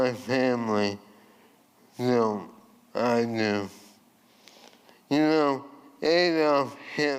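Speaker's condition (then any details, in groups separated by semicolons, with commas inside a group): ALS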